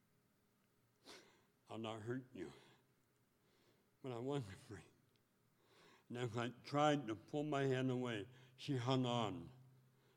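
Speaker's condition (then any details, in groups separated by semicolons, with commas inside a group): Speech impediment; impediment recognizable on radio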